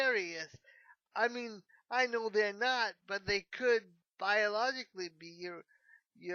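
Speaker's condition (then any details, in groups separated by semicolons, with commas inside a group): Cerebral palsy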